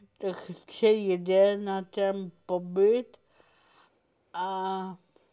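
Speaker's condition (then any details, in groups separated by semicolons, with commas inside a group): Cerebral palsy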